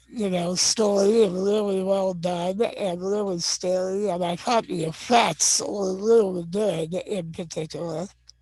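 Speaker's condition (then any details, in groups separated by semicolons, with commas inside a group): Non-progressive muscular dystrophy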